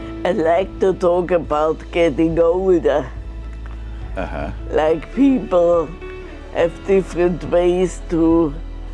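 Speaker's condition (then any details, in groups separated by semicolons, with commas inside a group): Multiple sclerosis; may be slower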